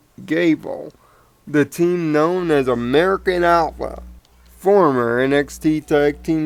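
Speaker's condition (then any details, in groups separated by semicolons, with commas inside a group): Cerebral palsy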